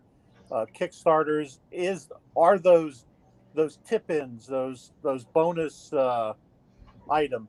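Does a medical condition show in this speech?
No.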